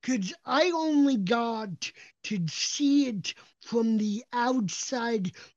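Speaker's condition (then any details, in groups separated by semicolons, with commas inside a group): Cerebral palsy; bones freeze in winter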